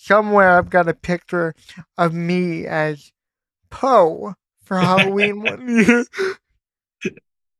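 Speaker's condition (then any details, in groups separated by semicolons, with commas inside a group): Cerebral palsy; poor hand dexterity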